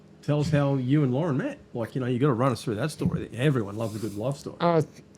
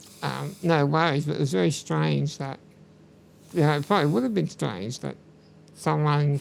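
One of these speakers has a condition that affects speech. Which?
The second: muscular dystrophy; uses wheelchair.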